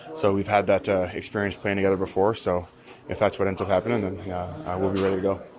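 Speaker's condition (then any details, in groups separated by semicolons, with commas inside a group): No condition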